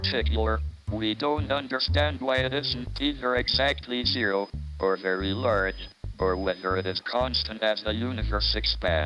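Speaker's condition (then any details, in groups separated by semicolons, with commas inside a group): ALS, speech-generating device; very long survival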